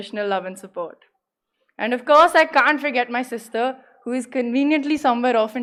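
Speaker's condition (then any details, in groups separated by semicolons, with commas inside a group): No condition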